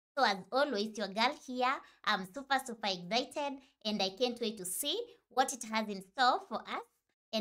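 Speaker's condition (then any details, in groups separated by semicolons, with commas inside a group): No condition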